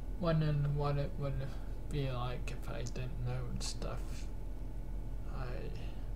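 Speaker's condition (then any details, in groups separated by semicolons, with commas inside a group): Cerebral palsy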